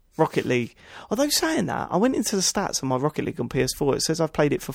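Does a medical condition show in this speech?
No.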